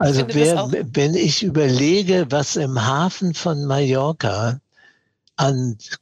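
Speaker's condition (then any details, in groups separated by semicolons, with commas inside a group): Parkinson's disease; trembling, milder course than severe cases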